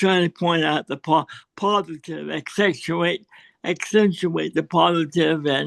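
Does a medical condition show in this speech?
Yes: cerebral palsy.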